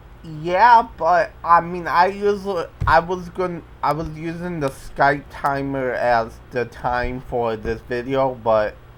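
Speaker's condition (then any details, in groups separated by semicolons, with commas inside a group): Cerebral palsy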